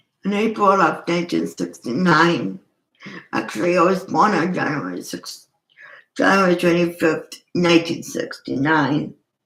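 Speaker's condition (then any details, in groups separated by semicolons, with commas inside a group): Cerebral palsy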